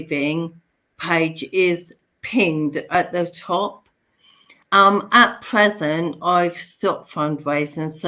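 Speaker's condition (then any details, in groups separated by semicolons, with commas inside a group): Motor neurone disease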